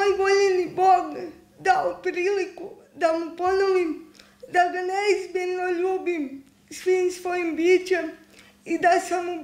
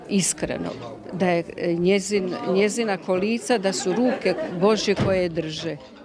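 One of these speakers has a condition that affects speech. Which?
The first: cerebral palsy.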